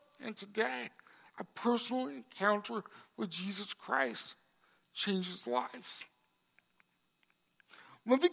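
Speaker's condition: Cerebral palsy; congenital

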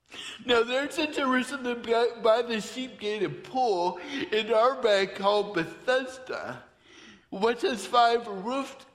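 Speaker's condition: Torsion dystonia; hand tremor found at age 5

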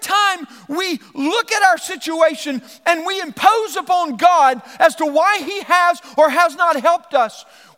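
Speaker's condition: No condition

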